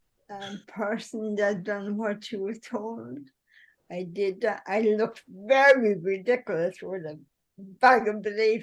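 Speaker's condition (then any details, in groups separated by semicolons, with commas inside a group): Cerebral palsy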